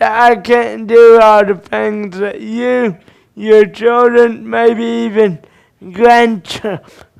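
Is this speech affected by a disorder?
Yes: cerebral palsy.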